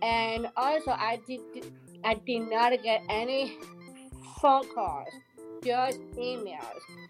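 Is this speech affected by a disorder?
Yes: Down syndrome; present from birth.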